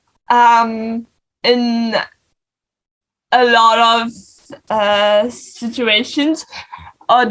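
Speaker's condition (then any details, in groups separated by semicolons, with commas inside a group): Cerebral palsy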